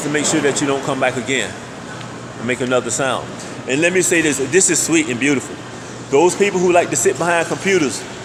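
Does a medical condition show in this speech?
No.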